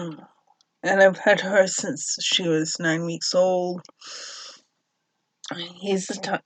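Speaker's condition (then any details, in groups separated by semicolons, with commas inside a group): Cerebral palsy; uses a cane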